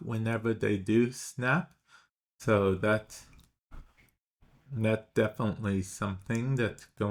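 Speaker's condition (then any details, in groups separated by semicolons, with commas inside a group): Cerebral palsy; speech intermittently affected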